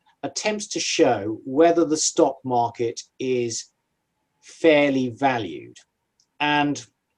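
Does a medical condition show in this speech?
No.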